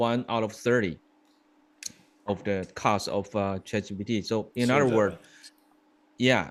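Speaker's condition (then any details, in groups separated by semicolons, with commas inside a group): No condition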